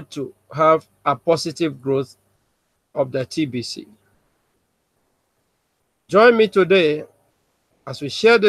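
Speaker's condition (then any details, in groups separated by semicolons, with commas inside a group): No condition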